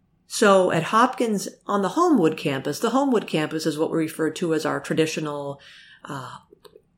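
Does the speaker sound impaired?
No.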